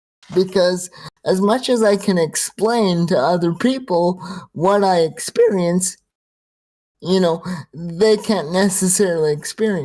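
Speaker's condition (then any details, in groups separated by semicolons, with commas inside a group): Cerebral palsy, spastic quadriplegia, severe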